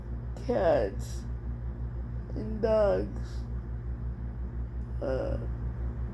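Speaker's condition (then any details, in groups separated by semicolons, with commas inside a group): Cerebral palsy; dystonia in hands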